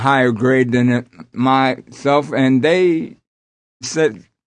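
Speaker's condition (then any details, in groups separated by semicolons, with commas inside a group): Aphasia after strokes; aphasia caused by multiple strokes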